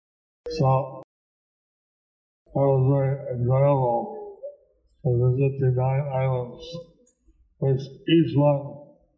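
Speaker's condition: Stroke with facial paralysis; half of face paralyzed; hard to understand for unfamiliar listeners, Deva Madhava repeats speech aloud

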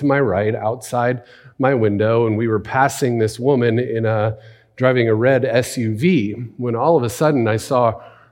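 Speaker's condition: No condition

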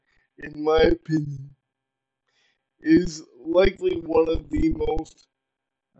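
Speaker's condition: Cerebral palsy; uses power wheelchair

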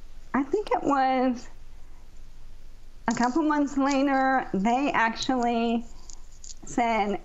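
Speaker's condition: ALS; used amplifier much of the time to be heard

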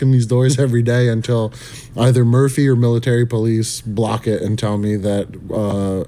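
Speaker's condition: No condition

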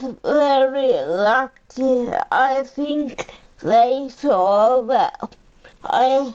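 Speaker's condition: Cerebral palsy; uses a power chair; 45 years old

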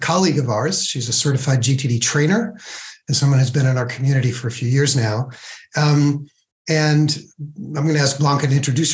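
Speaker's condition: No condition

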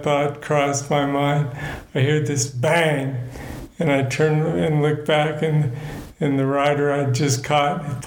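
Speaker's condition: Parkinson's disease; about 18 years since diagnosis

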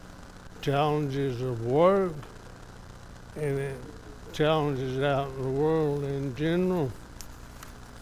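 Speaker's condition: ALS; somewhat affected, evident today

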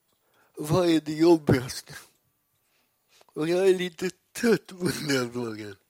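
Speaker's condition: Cerebral palsy; poor balance

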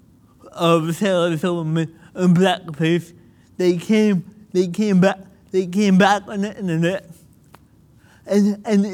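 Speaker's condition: Cerebral palsy; more difficult when nervous

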